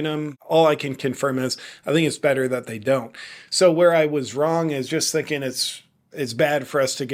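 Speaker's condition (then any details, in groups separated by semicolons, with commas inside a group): No condition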